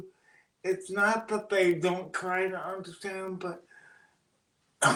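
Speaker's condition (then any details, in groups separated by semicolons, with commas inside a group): Cerebral palsy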